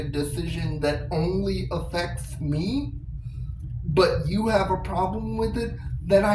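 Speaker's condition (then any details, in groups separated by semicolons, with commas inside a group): Cerebral palsy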